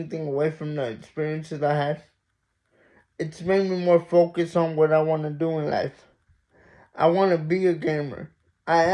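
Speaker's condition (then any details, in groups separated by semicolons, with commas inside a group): Mild cerebral palsy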